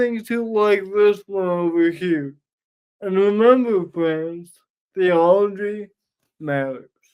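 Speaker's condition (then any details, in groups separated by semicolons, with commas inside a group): Cerebral palsy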